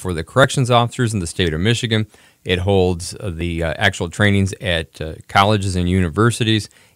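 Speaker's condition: No condition

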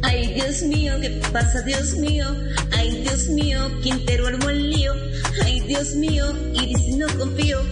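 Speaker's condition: No condition

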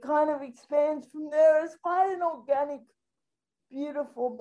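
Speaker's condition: Spastic quadriplegic cerebral palsy

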